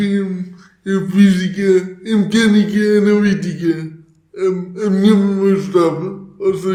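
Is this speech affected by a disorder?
Yes: cerebral palsy.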